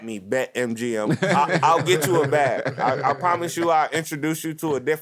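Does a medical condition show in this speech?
No.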